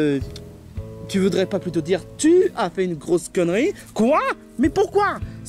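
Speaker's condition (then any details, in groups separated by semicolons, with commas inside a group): No condition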